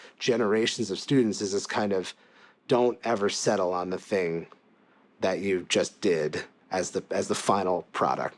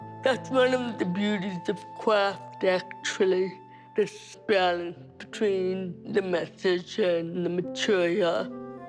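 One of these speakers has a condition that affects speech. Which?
The second: cerebral palsy; from birth, deaf in both ears; speech therapy from age four.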